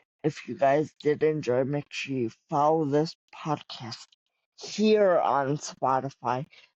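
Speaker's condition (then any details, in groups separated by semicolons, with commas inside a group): Cerebral palsy; wheelchair user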